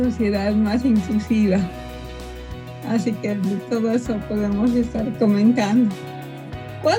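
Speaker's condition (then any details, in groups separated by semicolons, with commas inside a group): Cerebral palsy from birth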